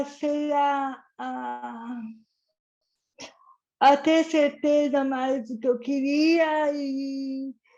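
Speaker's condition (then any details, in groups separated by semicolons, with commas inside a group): Cerebral palsy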